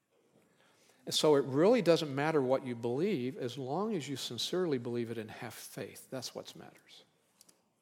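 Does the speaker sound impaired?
No.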